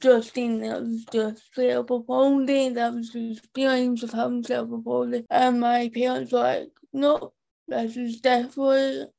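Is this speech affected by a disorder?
Yes: profound hearing loss, cochlear implant user; both ears, from infancy, confirmed at nine months, comorbid with cerebral palsy, maternal CMV.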